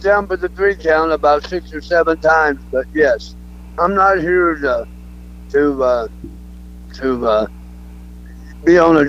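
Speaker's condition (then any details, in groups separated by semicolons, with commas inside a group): Throat cancer; cancer survivor, alive and well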